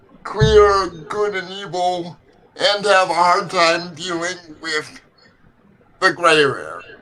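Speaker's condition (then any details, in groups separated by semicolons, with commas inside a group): Cerebral palsy; legs affected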